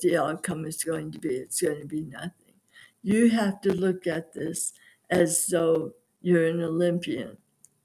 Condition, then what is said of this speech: Aphasia. You're on this show and you sound fine.